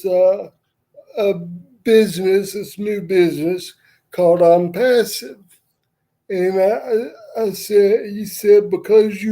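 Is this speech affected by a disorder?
Yes: cerebral palsy; wheelchair user.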